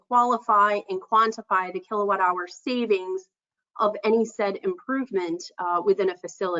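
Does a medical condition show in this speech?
No.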